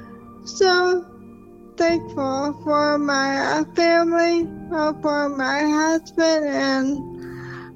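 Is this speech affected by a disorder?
Yes: ALS; diagnosed at about age 33, quickly progressed to walking with cane, recumbent three-wheel trike pedaled with feet.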